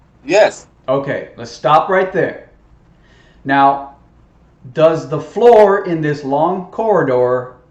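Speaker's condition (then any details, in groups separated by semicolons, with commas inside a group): No condition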